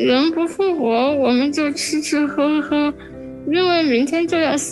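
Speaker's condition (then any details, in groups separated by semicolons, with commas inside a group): Spinal muscular atrophy; genetic motor neuron disease, most severe type, weak from birth, never stood, fully dependent for eating, sleeping, turning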